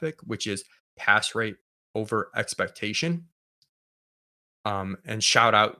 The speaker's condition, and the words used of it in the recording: None; typical speech.